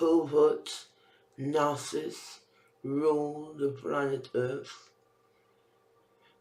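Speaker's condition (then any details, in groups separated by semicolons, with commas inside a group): Facial palsy; can barely hear own speech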